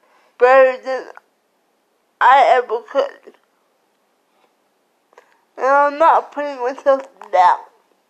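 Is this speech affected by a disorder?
Yes: cerebral palsy; slurred speech.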